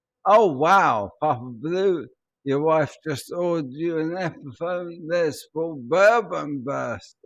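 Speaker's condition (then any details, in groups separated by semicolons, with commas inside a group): ALS; speech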